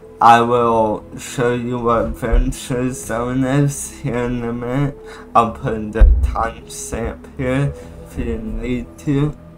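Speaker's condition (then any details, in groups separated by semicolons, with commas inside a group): Cerebral palsy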